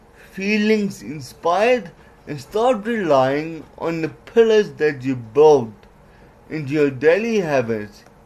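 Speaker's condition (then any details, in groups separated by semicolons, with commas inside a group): Cerebral palsy; worse when mouth tires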